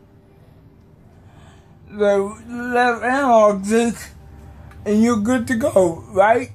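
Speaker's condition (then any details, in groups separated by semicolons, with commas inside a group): Cerebral palsy; may be hard to understand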